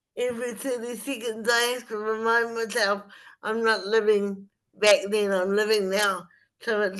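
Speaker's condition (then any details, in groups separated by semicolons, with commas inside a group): Spastic cerebral palsy; breathes from ribs not chest, stomach does not move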